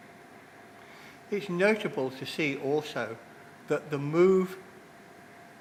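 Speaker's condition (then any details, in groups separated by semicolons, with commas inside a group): No condition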